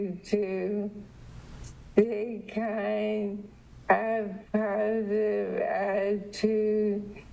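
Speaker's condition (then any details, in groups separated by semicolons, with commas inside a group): ALS; limb onset, foot drop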